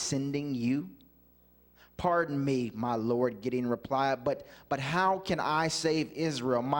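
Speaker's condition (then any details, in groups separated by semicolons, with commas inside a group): No condition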